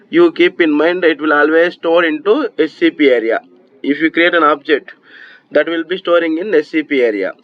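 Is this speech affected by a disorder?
No.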